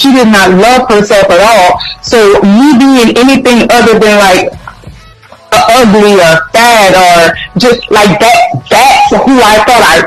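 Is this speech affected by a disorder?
Yes: stutter; stutter since age 3; here repeated sounds, repeated words.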